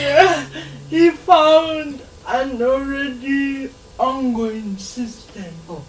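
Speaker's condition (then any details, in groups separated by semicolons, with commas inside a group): Cerebral palsy; since birth, affects muscles and joints, walks and moves independently, early intervention and therapy in childhood; age 26; slow speaker, listeners take time to understand, speaks verbally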